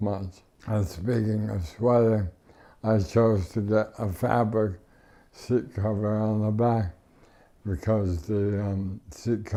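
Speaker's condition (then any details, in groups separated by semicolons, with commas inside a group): ALS; hard breathing against constant pressure, sleep apnea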